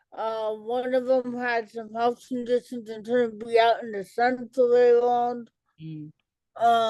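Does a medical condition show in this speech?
Yes: cerebral palsy; childhood speech delay.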